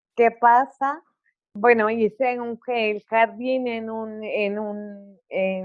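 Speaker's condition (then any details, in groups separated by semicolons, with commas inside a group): Cerebral palsy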